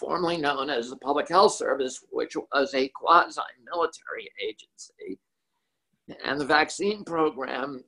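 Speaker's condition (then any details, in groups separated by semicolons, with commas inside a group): Spasmodic dysphonia; not due to flu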